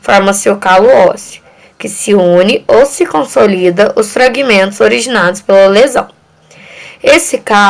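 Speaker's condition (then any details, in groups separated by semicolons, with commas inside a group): No condition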